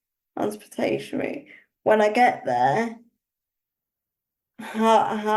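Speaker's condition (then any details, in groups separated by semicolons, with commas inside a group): Cerebral palsy; uses wheelchair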